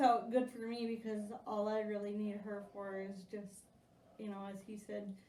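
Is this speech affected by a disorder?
Yes: spastic quadriplegic cerebral palsy.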